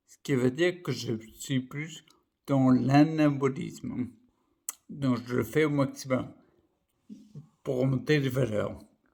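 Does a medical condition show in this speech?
Yes: primary progressive multiple sclerosis.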